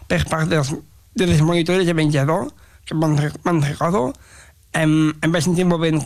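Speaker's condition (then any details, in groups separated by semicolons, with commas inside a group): Down syndrome; extra chromosome, present since early childhood; very talkative, expresses self in own way and own words, dislikes being corrected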